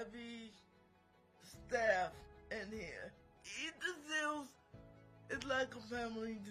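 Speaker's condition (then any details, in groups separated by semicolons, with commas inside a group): Cerebral palsy; uses wheelchair; massage therapy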